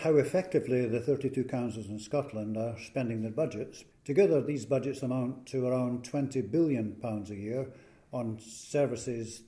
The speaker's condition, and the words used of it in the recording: No condition.